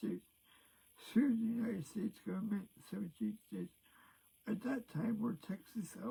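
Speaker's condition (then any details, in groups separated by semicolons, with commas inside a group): Cerebral palsy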